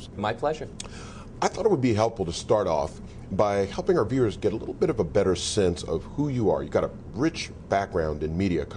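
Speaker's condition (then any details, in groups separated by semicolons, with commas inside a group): No condition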